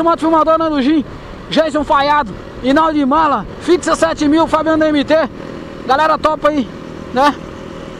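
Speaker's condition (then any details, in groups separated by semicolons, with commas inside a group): No condition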